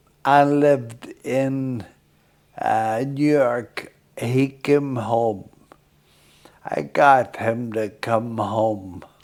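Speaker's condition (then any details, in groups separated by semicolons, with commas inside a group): Friedreich's ataxia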